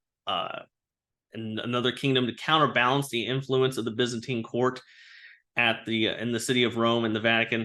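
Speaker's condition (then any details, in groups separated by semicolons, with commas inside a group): No condition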